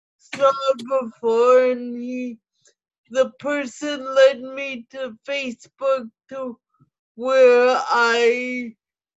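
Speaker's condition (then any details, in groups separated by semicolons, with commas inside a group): Cerebral palsy; cerebral palsy since childhood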